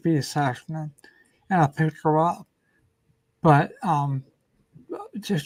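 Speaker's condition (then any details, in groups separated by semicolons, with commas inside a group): Ataxia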